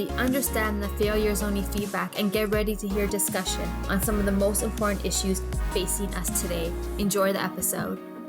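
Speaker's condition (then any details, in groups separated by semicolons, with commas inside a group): No condition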